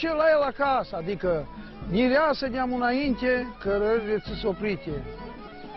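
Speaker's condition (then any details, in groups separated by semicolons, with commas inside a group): No condition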